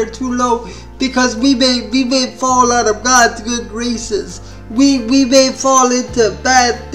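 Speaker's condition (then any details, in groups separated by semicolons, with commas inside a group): Spastic cerebral palsy; spastic, quadriplegic, hands affected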